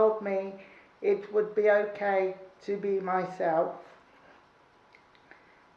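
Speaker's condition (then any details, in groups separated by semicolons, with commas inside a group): Cerebral palsy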